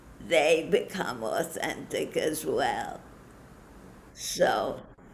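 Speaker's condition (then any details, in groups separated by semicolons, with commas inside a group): Parkinson's disease; diagnosed some time ago, body getting looser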